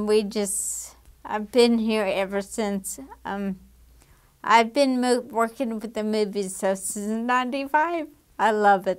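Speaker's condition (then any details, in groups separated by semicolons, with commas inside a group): Damaged diaphragm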